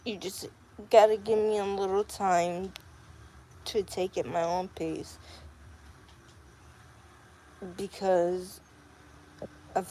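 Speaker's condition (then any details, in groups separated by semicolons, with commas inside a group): Cerebral palsy; sounds out of breath after therapy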